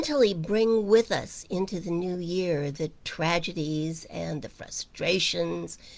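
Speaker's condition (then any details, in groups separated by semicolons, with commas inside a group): No condition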